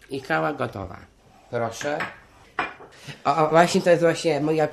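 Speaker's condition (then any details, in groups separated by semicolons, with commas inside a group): Down syndrome; turning 28 this year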